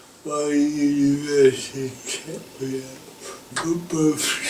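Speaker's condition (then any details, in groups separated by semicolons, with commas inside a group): Cerebral palsy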